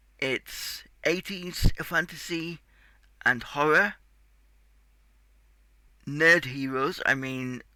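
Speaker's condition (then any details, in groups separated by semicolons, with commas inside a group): Cerebral palsy; tight muscles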